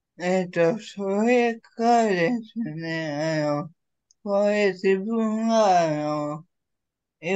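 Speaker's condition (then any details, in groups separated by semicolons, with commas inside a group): Cerebral palsy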